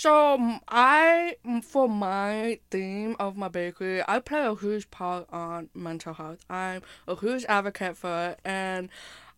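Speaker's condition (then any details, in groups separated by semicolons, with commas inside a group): Hearing impairment with speech impairment; does not sound like others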